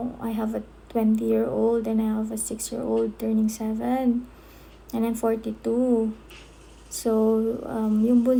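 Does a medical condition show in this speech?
No.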